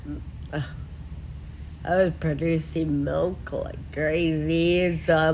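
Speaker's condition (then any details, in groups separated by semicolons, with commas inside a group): Friedreich ataxia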